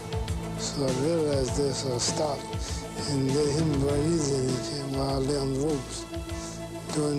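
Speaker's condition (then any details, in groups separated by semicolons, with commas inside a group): Parkinson's syndrome; sometimes slurred speech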